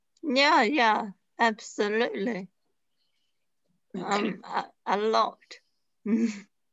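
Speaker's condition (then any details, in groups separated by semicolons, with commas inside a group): Traumatic brain injury; relearned talking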